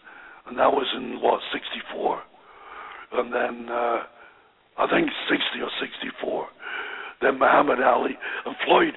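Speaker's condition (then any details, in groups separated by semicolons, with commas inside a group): Voice box damage after neck operation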